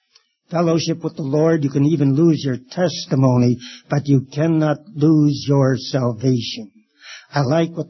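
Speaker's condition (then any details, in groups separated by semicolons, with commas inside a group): No condition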